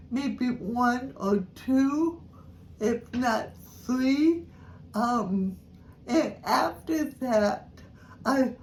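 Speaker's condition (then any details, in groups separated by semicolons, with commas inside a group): Cerebral palsy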